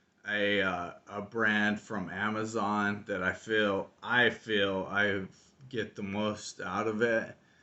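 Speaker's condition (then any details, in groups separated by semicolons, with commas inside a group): ALS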